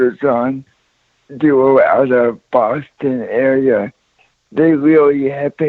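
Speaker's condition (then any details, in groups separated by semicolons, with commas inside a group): Cerebral palsy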